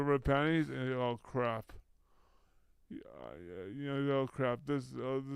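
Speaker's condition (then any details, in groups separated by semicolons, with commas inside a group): Brain injury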